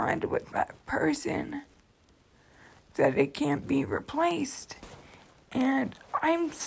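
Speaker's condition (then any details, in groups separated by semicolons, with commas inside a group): Cerebral palsy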